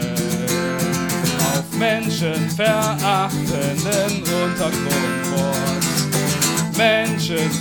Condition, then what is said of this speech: No condition.